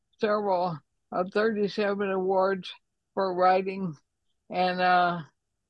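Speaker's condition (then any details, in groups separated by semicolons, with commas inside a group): ALS; types carefully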